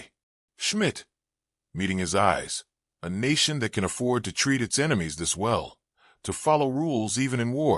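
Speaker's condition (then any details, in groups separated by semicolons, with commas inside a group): No condition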